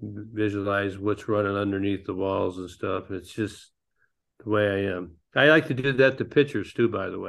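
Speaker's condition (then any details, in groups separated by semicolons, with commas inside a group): Parkinson's disease; pickleball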